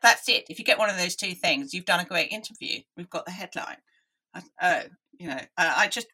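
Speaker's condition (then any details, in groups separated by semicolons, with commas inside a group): Deafness; analog hearing aids in childhood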